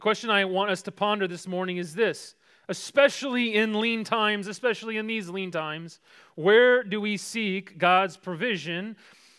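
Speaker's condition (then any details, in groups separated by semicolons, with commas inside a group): No condition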